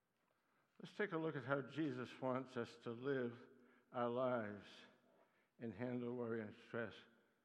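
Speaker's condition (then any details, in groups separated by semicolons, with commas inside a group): Parkinson's disease; neuropathy attacks nerves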